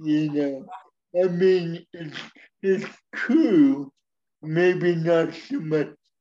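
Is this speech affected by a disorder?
Yes: speech impairment; speech not perfect.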